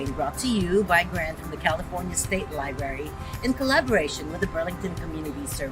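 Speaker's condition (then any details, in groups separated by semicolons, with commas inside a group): No condition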